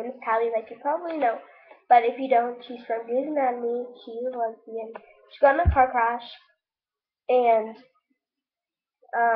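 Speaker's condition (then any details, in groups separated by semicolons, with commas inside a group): No condition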